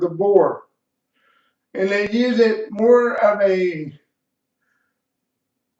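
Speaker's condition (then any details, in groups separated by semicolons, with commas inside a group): Cerebral palsy; slight speech impediment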